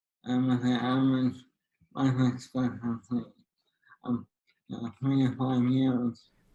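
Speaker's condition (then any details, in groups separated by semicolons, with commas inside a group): ALS; young onset, slow progressor; almost 13 years since diagnosis, uses wheelchair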